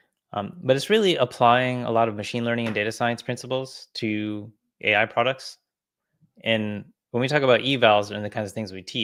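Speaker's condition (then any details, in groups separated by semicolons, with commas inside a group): No condition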